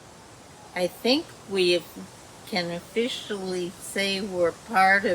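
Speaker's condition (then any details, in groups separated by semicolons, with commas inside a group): Dysarthria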